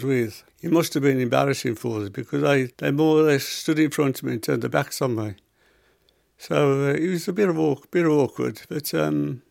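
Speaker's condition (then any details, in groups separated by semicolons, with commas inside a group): Parkinson's; began as little finger tremor spreading to whole hand within 4-5 weeks; 8 years since diagnosis, tremors controlled by medication, freezing, foot dystonia with clawing, sometimes cannot walk; symptoms possibly audible in voice, may sound quieter and slower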